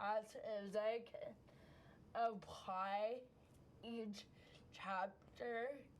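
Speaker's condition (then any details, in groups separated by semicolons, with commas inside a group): Cerebral palsy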